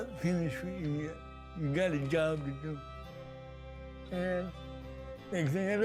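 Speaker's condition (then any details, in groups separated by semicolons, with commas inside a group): Cerebral palsy; present since birth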